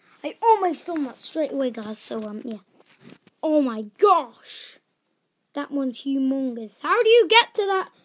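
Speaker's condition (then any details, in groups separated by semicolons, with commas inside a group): No condition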